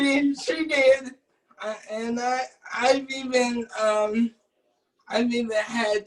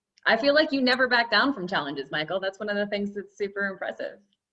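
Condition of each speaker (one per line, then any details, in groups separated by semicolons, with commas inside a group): Cerebral palsy; cerebral palsy, from birth, uses wheelchair
No condition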